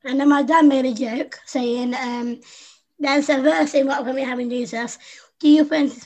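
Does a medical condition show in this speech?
Yes: Down syndrome; adult woman, 25.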